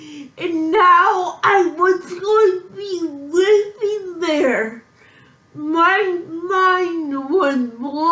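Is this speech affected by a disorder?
Yes: physical speech impairment.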